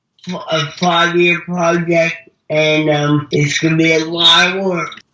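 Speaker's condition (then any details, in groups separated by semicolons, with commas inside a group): Cerebral palsy; mild speech impediment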